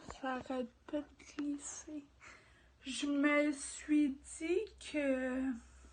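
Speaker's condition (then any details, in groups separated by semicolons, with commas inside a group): Ataxia; degenerative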